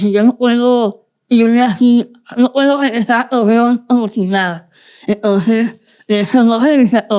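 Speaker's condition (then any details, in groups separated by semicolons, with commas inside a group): Moebius syndrome, congenital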